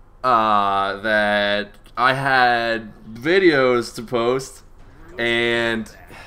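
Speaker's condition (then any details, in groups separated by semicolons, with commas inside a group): No condition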